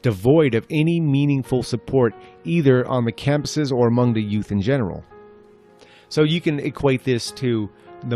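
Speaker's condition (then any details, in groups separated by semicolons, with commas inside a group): No condition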